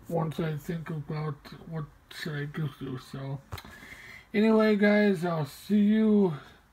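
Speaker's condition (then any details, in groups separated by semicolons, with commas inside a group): Mobius syndrome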